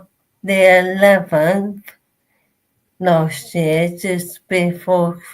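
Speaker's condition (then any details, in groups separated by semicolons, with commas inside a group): Motor neurone disease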